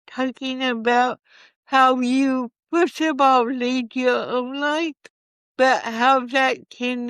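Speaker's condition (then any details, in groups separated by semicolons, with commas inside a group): Cerebral palsy; from birth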